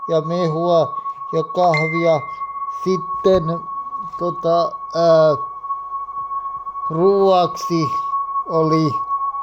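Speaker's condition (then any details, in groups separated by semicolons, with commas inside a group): Cerebral palsy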